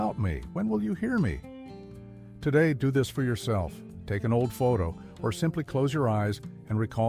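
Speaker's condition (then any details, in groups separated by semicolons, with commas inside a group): No condition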